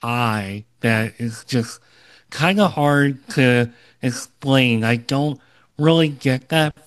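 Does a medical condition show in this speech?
Yes: cleft lip and palate, Opitz G/BBB syndrome.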